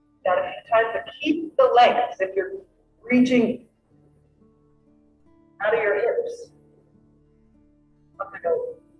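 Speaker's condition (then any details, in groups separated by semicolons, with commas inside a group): No condition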